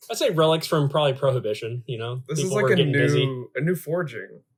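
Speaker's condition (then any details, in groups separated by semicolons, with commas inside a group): No condition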